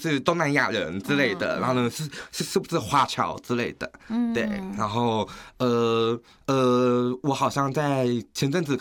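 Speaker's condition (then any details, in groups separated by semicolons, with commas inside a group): Hearing impairment, progressive acquired hearing loss; gradual deterioration of hearing later in life; slight accent, mistaken for ABC or southeast asian, impairment often unnoticed, word order normal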